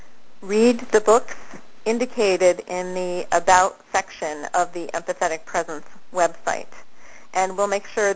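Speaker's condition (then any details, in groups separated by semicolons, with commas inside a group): No condition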